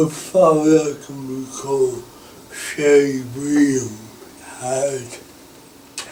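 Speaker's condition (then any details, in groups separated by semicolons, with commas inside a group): Cerebral palsy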